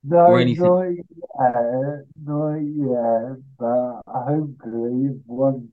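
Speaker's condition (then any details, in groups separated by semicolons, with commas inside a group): Cerebral palsy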